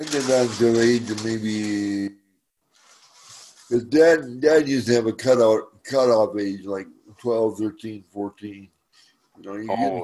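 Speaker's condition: Cerebral palsy; present from birth

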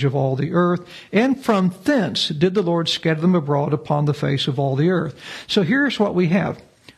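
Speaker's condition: No condition

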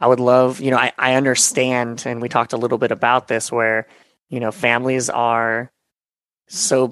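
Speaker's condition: Cleft palate and lip; congenital cleft lip and palate

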